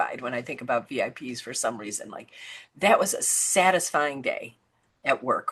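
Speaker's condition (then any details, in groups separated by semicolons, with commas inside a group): No condition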